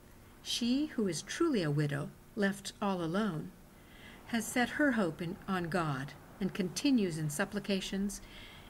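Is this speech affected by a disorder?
No.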